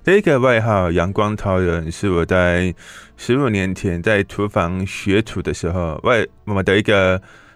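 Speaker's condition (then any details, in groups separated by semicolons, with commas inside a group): Hearing impairment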